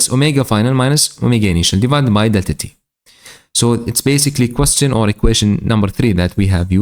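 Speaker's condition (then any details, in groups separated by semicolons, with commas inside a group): No condition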